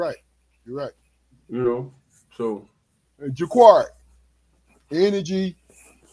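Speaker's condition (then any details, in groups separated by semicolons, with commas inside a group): No condition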